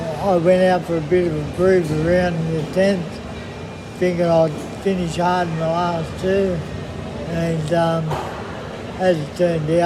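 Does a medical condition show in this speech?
Yes: MND.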